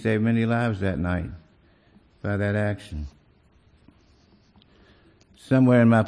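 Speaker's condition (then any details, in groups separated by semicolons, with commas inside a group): Parkinson's disease; leg pain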